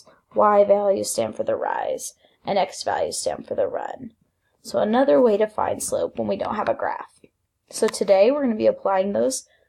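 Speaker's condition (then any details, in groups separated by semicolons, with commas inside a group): No condition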